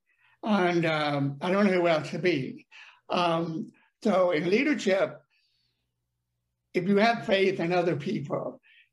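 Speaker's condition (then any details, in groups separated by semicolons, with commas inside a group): Deafness; speech problem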